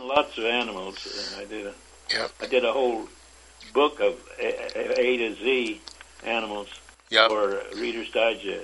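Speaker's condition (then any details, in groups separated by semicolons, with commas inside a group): Parkinson's disease; about 25 years since onset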